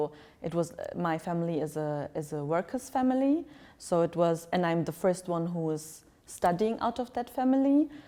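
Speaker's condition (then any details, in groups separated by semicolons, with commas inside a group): No condition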